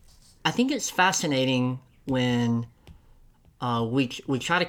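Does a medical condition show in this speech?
Yes: cleft lip and palate; congenital, present from birth; listener heard 'palate' as 'pilot', self-described enunciation not always good, attributed to being from Tennessee.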